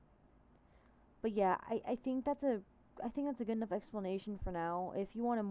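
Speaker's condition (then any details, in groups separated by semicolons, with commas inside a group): No condition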